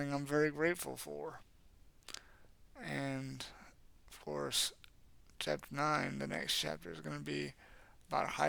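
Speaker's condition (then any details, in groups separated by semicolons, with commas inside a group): Cerebral palsy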